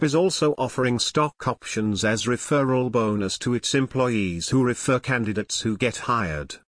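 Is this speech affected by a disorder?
No.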